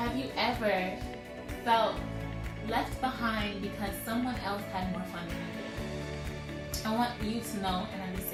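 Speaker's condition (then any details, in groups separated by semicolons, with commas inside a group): No condition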